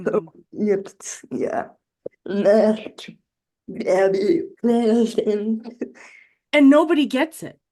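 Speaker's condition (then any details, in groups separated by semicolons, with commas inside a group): Generalized dystonia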